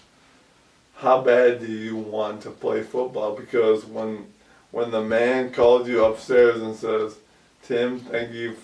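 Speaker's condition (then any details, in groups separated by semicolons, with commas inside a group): ALS; about 2 years since onset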